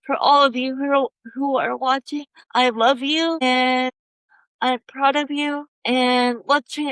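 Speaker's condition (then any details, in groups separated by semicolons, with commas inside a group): Cerebral palsy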